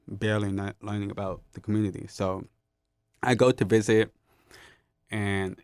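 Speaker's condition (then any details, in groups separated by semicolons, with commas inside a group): Hearing loss (hard of hearing), drug-induced (gentamicin); right ear profound near deaf, left ear moderate, caused by gentamicin; had speech therapy because of hearing loss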